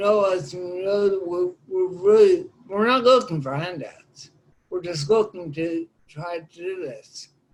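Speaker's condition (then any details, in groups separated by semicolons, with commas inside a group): Ataxia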